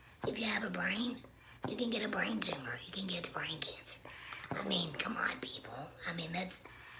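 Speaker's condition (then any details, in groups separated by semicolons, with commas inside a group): Laryngectomy; hoarse after intubation, speech therapy helped little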